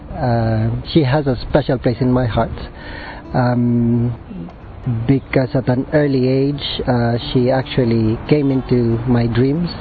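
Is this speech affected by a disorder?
No.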